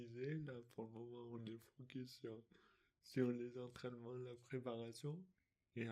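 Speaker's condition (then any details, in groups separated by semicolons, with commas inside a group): Dystonia; articulation difficulties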